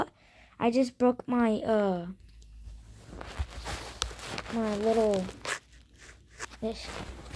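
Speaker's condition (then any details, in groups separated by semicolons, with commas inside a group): No condition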